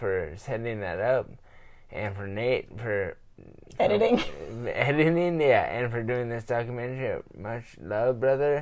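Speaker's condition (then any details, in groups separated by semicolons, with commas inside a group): Traumatic brain injury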